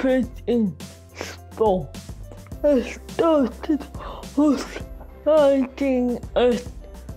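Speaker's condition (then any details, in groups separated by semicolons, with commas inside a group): Cerebral palsy; severe physical impairment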